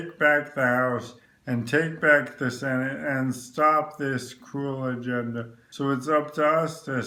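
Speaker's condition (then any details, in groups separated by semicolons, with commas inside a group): ALS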